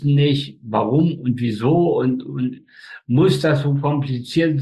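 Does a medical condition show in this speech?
Yes: spastic tetraparesis, spastic quadriplegia; speech control difficulties.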